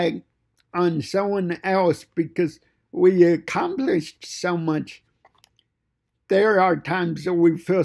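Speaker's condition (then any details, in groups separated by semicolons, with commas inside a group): Cerebral palsy; fine motor impairment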